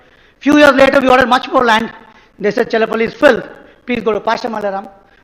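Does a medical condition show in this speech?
No.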